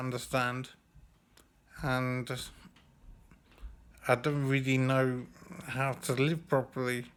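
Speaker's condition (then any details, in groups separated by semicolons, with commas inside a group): Severe brain injury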